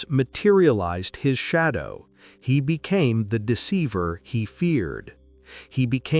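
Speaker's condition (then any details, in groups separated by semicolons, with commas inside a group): No condition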